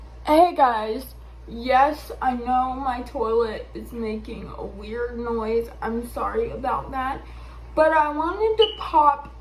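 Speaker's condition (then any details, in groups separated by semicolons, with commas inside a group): Cerebral palsy; affects balance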